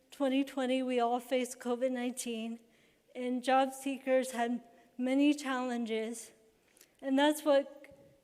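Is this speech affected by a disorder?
Yes: cerebral palsy.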